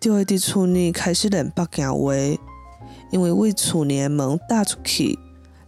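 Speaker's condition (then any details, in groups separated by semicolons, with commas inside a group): No condition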